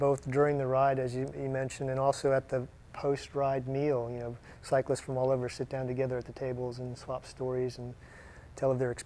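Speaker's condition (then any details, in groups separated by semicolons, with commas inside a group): No condition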